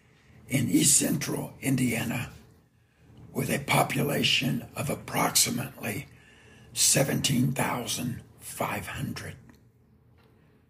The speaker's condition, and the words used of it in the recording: Laryngectomy. But eventually, they taught me how to speak with the tracheostomy tube.